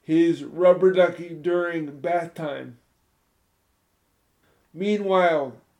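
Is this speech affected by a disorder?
Yes: spastic cerebral palsy; from spinal meningitis, born two months premature, present from birth, stiff tight involuntary muscles, mainly legs; moderately impacted balance and coordination, uses crutches.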